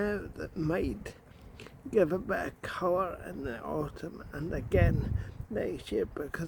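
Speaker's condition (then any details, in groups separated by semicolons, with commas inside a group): Cerebral palsy; speech difficulty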